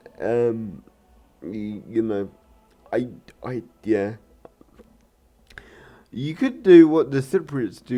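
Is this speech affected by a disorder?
Yes: cerebral palsy.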